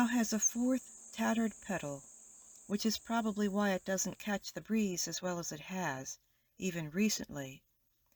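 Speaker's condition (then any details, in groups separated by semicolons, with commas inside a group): No condition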